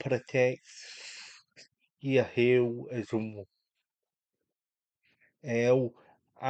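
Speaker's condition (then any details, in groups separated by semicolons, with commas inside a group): Cerebral palsy; unable to walk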